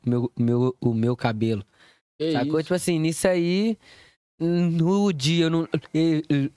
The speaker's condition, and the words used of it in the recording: Stuttering. Gente, eu, ó, pra você ver que eu, e quando eu canto, eu nem gaguejo, hein?